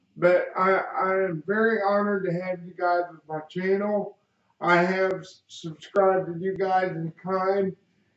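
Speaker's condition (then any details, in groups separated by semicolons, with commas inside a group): Cerebral palsy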